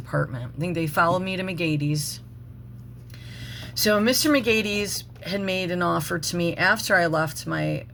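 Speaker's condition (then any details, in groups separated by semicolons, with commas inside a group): No condition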